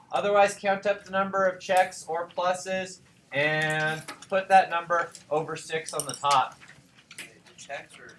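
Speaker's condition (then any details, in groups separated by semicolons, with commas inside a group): No condition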